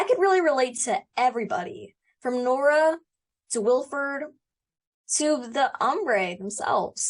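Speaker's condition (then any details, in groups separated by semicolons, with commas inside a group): No condition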